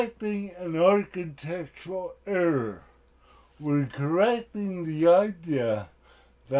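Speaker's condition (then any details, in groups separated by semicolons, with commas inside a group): Cerebral palsy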